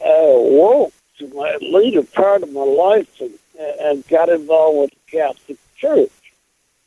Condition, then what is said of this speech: Stroke. I had a stroke recently, so I hope you forgive me for the presentation